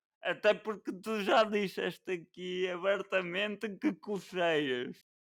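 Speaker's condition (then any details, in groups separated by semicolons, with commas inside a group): Cerebral palsy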